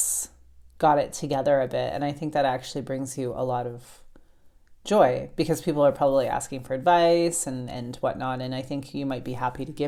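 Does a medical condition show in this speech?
No.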